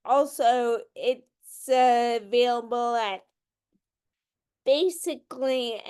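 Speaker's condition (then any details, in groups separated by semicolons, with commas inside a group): Friedreich's ataxia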